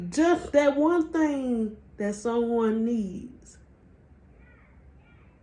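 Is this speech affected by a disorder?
Yes: cerebral palsy; spastic diplegia, from birth, weak legs, crouched gait; diagnosed age three, walks only 10 to 15 minutes.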